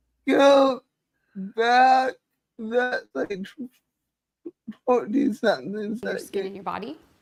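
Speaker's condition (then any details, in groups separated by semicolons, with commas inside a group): Cerebral palsy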